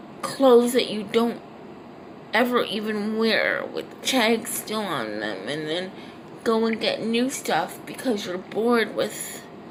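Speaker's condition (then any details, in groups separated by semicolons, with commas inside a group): Cerebral palsy, triplegia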